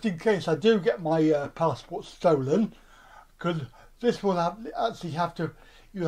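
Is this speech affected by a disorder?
Yes: cerebral palsy; back surgery.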